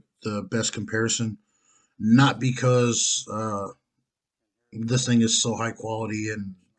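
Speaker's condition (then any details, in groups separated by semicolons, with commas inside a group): No condition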